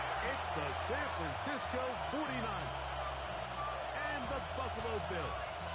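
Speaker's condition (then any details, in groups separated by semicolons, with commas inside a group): No condition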